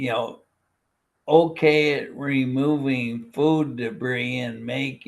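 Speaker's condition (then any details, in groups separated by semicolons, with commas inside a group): Primary lateral sclerosis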